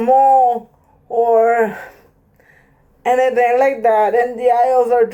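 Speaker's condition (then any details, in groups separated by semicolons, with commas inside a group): Cerebral palsy; present from birth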